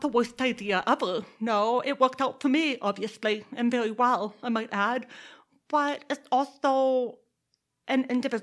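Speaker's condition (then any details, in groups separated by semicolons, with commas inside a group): Deafness; reads lips, born in Texas; accent from deafness combined with Texas upbringing, speaks intelligibly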